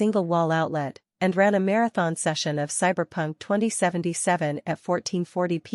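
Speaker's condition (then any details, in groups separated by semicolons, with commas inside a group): No condition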